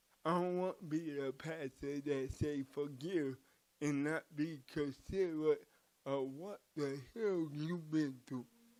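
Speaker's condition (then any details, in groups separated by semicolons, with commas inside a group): Cerebral palsy; from birth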